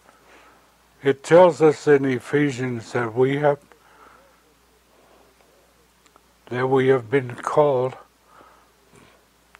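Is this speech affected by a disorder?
Yes: stroke; stroke at age 78, trembling hands, fell and broke hip, arterial aneurysm found on x-rays, surgery; convalescing at home after aneurysm surgery, could not walk for a while, even with walker; slurred speech after stroke, hard time finding words, shaky voice.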